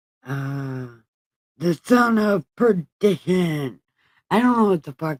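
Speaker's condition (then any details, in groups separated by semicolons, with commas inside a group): Brain injury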